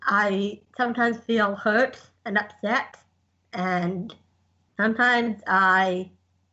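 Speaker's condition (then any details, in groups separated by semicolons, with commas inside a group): Down syndrome; significant congenital heart condition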